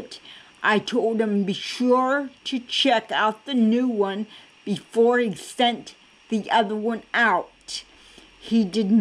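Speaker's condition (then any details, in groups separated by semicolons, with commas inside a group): Cerebral palsy; cannot walk, crawls to get around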